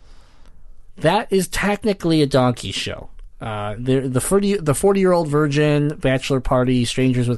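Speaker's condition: Cleft palate; congenital

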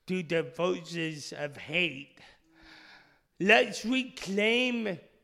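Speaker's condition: Speech impediment; speech impediment since childhood

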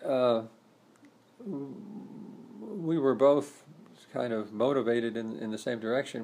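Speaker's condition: Parkinson's disease; earlier breathing trouble during sleep, reduced gait, stooped posture, stiff right arm, lost force and speed; about 10-11 years since diagnosis, age 79, walks almost daily, regular yoga practice, good posture

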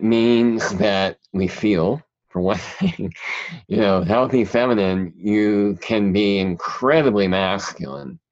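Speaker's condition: Cleft palate; present since childhood

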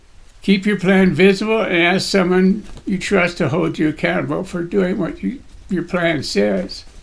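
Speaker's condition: Parkinson's disease; voice shakes, body shakes

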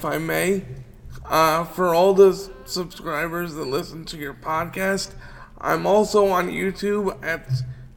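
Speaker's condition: Cerebral palsy; wheelchair user

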